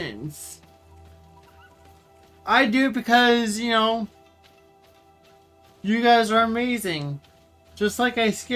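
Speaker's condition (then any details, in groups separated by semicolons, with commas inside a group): Cerebral palsy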